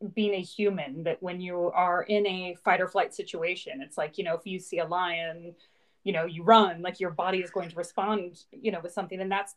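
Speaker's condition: No condition

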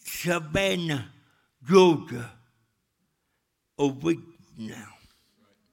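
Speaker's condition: Cerebral palsy; still talks funny

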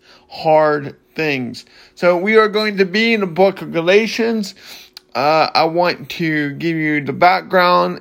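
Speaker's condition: Cerebral palsy

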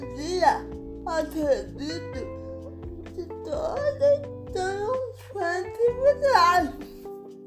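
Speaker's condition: Cerebral palsy; motor cerebral palsy sequelae, cause unclear; speech difficulty due to sequelae, lines also given in written podcast description for listeners

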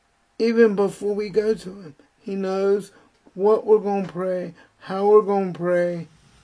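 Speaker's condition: Spastic cerebral palsy; uses wheelchair

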